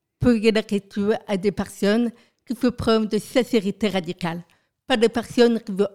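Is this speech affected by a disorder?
Yes: profound deafness from birth.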